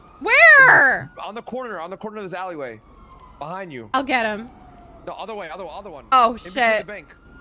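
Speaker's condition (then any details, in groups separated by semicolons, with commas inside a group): No condition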